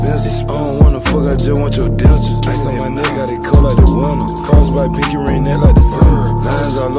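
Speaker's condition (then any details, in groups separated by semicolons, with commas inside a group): No condition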